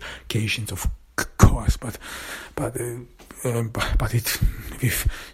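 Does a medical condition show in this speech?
Yes: stuttering; cause unknown, only one in family who stutters, german mother tongue, born in austria; speaking improved through regular podcasting, self-perceived; stutters less the more speaking is done; here repeated words.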